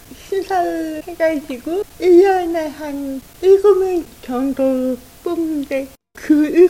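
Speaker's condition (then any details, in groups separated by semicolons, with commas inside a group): Cerebral palsy with speech disability; neonatal jaundice cause, diagnosed at two years four months, physical disability, not walking past age two; childhood difficulty pronouncing native language, speech and physical therapy rehabilitation center from age three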